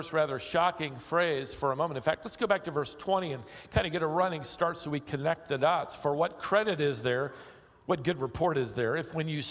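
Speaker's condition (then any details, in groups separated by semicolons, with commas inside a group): No condition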